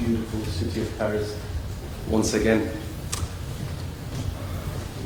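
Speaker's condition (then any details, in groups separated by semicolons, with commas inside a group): No condition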